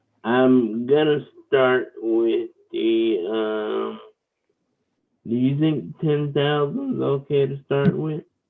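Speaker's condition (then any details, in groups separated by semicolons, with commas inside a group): Cerebral palsy; wheelchair user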